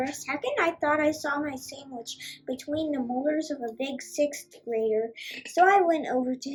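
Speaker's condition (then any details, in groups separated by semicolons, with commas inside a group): No condition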